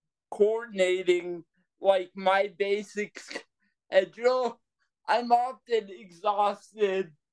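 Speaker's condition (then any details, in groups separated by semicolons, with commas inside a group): Cerebral palsy; power wheelchair since age five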